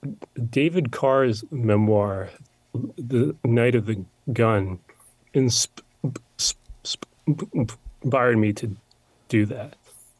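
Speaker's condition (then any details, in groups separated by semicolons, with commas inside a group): Stutter; long hidden; still stutters, no cure; blocking, no stuttering when singing; repeated sounds, prolonged sounds, blocks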